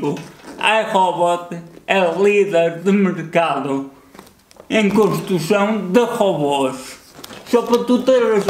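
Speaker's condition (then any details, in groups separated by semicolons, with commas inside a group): Cerebral palsy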